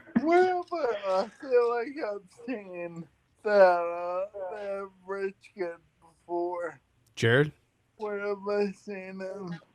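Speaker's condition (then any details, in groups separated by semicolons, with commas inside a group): Friedreich's ataxia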